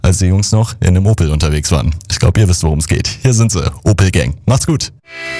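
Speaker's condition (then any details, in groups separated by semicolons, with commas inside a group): No condition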